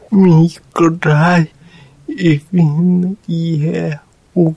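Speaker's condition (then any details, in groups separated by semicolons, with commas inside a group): Cerebral palsy; speech defect noticeable to others, not heard by self, startled by own voice on microphone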